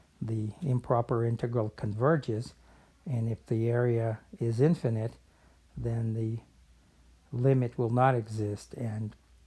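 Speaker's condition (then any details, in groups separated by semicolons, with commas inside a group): No condition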